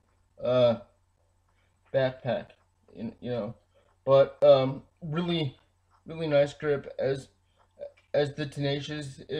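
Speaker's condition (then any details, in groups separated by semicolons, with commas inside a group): Cerebral palsy, spastic diplegia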